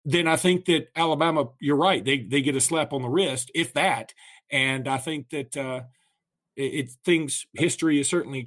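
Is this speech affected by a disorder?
No.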